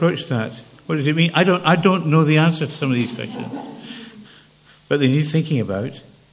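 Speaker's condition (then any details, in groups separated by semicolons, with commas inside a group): Parkinson's; less clear than before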